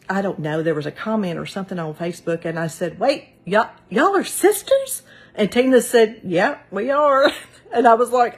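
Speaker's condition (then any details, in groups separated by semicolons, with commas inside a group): No condition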